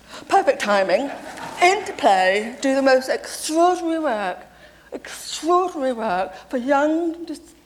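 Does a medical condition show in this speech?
Yes: deafness; deaf since age seven, lip reads, deaf family, sister lip-spoke television in childhood.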